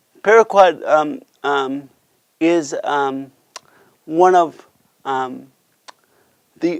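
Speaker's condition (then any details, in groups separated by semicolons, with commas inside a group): Cerebral palsy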